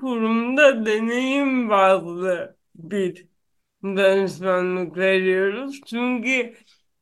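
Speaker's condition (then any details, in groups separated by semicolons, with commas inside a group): Cerebral palsy; onset at birth from birth complications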